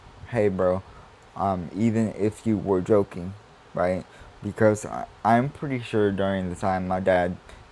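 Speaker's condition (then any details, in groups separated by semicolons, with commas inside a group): Cerebral palsy; uses wheelchair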